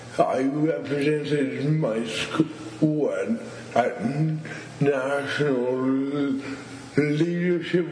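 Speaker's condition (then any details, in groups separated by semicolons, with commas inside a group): Stuttering; has had long disfluent moments on own name; prolonged sounds, blocks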